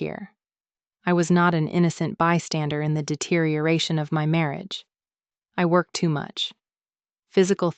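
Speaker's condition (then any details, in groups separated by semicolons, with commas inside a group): No condition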